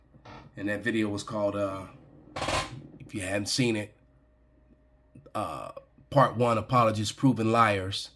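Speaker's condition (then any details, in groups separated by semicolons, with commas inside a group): No condition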